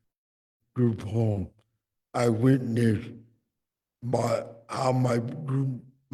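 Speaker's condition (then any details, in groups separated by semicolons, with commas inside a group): Cerebral palsy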